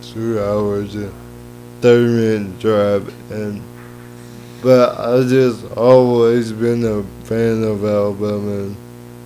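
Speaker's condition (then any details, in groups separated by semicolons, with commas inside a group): Cerebral palsy; lifelong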